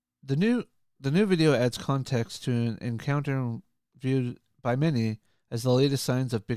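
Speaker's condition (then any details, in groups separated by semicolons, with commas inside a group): No condition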